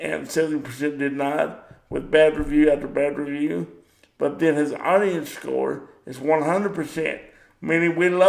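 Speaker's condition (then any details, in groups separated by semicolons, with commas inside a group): Cerebral palsy; power wheelchair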